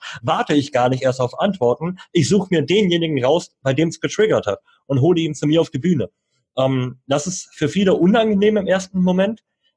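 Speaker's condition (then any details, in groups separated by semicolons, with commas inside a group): Cleft lip and palate; congenital cleft lip, jaw and palate, Bundeswehr cited inability to eat army food; learned to speak through speech therapy until age nine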